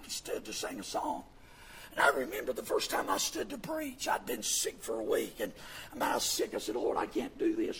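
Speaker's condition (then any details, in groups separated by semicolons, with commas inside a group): Vocal fold paralysis; both vocal cords paralyzed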